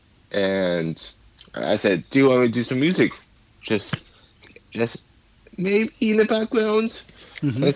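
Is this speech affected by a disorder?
Yes: cerebral palsy; cerebral palsy from birth, lifelong, affects speech and physical abilities; adult, past speech therapy, rock band video game from mother used alongside; hard for others to understand at first.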